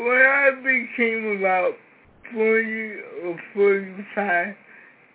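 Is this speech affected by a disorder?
Yes: cerebral palsy; severe cerebral palsy from birth, cannot use hands, needs help with feeding, toileting and showering; cannot talk well since childhood.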